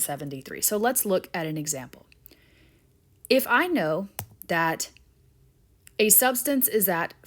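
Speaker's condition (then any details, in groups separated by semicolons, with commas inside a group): No condition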